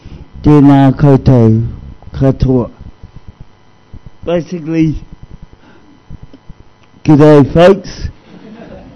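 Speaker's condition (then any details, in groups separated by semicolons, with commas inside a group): Cerebral palsy; discovered at age 2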